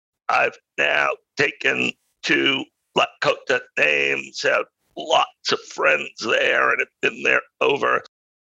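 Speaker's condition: Spasmodic dysphonia; came on quickly

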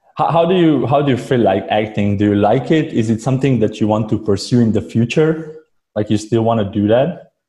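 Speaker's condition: No condition

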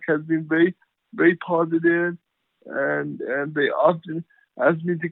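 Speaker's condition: Cerebral palsy; power wheelchair

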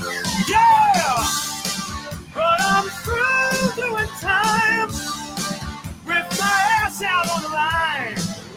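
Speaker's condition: No condition

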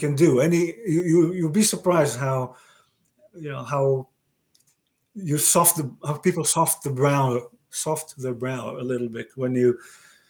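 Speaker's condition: Aphasia after stroke; expresses self relatively well, unlike others who cannot, rambles off track a little

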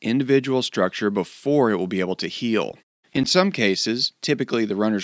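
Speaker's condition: No condition

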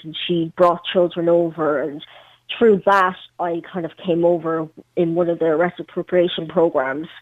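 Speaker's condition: Cleft palate; congenital, parents' Chernobyl radiation exposure, premature, over twenty surgeries, leg amputated, prosthetic limb age 12; all needed treatment received in Ireland, leads normal active life

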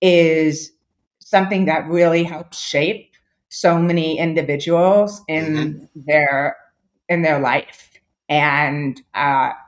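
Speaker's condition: Deafness; lip reading

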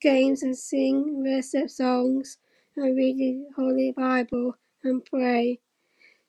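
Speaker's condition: Down syndrome; since infancy, hole in heart, heart surgery at nine months, wires for heart; adult, living independently for six years with a little support

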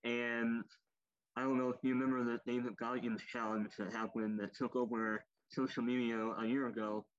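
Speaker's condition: Cleft lip and palate, popliteal pterygium syndrome; congenital cleft lip and palate

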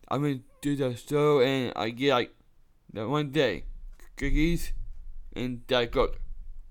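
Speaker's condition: Down syndrome; brain supplements

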